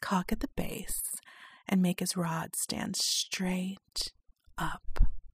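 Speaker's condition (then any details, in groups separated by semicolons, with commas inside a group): No condition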